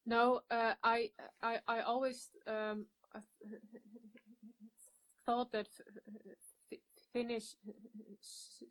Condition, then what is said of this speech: Stuttering. As soon as I start to do something about my stutter, I will stutter more, so I'm not sure.